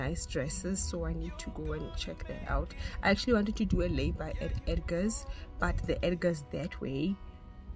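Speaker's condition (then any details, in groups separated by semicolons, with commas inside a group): No condition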